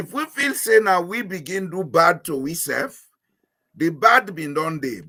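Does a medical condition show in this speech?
No.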